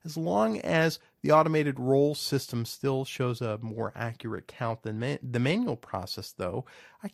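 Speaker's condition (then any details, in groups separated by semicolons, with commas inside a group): No condition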